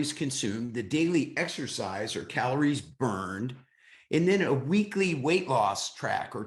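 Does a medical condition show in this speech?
No.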